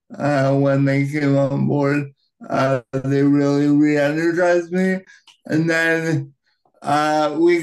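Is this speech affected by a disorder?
Yes: cerebral palsy, right-sided high tone.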